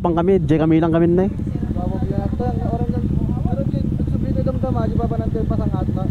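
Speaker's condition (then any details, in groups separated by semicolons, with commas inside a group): No condition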